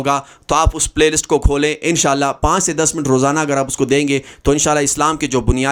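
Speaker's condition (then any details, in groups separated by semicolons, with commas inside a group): No condition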